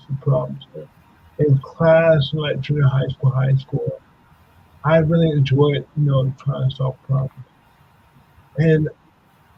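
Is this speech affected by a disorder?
Yes: cerebral palsy; speech affected at times.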